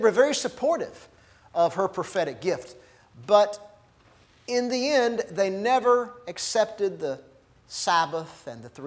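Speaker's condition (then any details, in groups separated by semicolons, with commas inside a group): No condition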